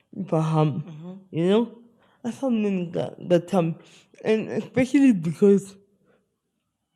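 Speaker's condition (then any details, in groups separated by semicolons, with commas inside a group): Spastic cerebral palsy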